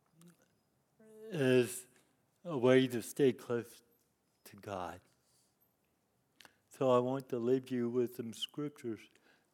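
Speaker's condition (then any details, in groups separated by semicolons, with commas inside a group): Cerebral palsy; lifelong disability since youth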